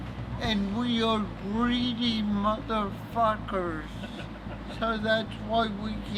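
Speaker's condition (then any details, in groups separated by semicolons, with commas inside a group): Cerebral palsy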